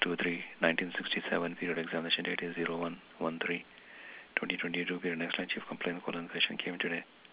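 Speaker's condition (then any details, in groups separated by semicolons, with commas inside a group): No condition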